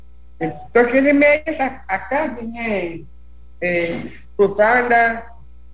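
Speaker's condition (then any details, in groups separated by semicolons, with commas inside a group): Down syndrome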